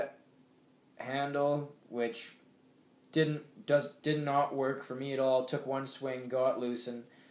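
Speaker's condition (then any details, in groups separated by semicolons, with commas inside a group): No condition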